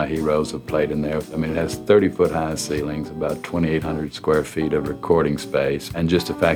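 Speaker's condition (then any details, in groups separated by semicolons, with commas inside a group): No condition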